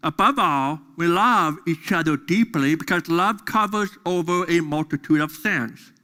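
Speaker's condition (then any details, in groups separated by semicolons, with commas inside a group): Deafness; deaf during school years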